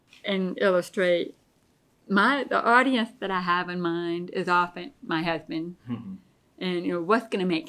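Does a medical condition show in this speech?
Yes: deafness; pretty bad tinnitus.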